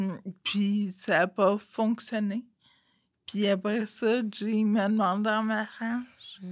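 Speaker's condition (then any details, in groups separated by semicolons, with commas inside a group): Friedreich's ataxia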